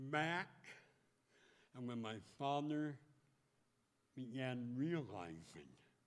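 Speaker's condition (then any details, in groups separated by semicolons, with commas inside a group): Speech impediment; taught tongue movement at 12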